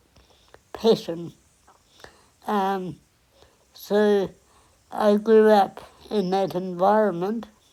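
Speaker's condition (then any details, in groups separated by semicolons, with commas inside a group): Cerebral palsy; onset at 8 days old; lifelong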